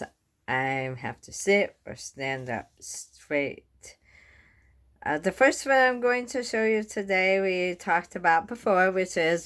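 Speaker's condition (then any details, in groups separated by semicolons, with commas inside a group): Bulbar onset ALS; lip, voice, breath stacking, resistance breathing device exercises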